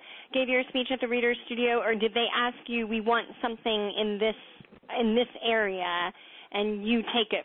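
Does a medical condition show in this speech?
Yes: cleft palate; congenital cleft palate, about 7 years of speech therapy.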